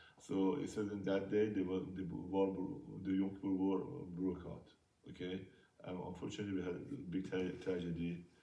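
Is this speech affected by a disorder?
No.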